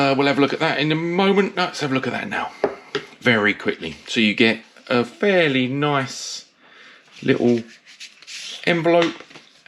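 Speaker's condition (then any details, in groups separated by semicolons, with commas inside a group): No condition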